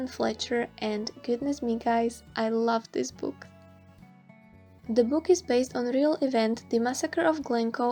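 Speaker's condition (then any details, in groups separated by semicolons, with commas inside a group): No condition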